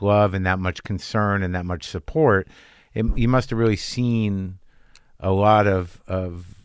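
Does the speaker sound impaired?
No.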